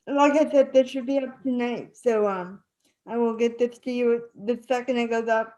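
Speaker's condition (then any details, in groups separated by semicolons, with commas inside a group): Spastic cerebral palsy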